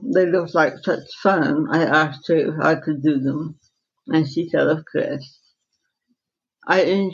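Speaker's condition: Dystonia, secondary to encephalitis

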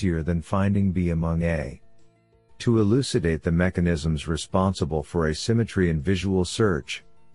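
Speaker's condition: No condition

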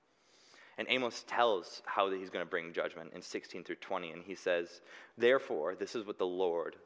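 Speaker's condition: No condition

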